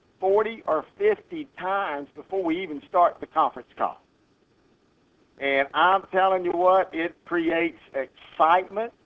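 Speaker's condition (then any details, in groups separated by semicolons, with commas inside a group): No condition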